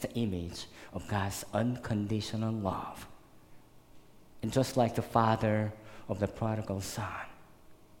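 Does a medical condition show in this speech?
Yes: cleft lip and palate, severe; born in Korea.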